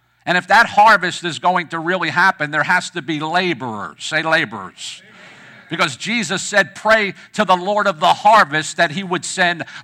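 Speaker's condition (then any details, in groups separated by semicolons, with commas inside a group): No condition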